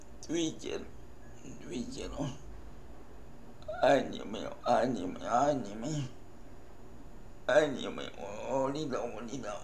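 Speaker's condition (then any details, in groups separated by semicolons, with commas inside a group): Cerebral palsy; uses wheelchair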